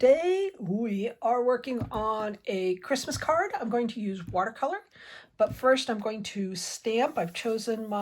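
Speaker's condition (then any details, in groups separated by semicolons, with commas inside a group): No condition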